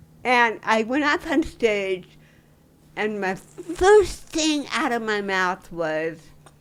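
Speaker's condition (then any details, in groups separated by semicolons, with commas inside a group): Dystonia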